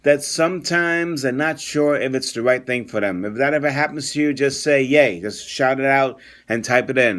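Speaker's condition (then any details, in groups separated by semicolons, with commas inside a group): No condition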